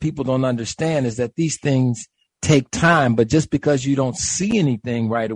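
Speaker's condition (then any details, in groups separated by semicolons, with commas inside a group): No condition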